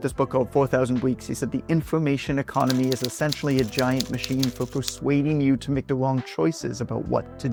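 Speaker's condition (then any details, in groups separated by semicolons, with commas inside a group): No condition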